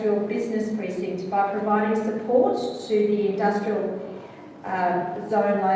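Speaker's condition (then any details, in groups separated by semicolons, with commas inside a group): No condition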